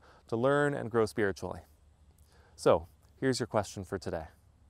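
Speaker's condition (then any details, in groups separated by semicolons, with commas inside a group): No condition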